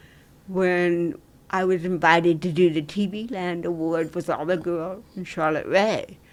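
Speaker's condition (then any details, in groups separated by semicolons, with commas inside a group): Dystonia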